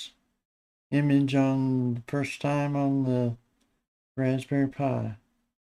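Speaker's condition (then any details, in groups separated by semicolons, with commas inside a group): Parkinson's disease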